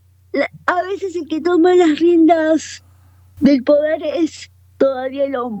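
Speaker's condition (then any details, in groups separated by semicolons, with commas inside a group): Cerebral palsy, quadriparesis; wheelchair user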